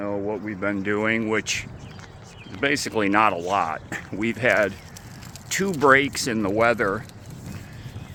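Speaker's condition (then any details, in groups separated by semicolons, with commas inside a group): No condition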